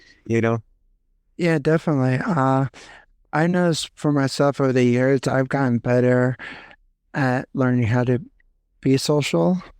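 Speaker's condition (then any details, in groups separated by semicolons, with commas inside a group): Cerebral palsy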